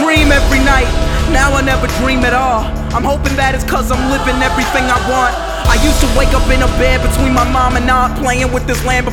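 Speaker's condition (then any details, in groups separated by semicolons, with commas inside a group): No condition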